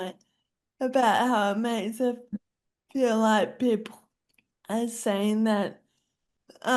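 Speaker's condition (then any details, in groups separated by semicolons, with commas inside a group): Friedreich's ataxia; worsening speech impairment, uses phone to communicate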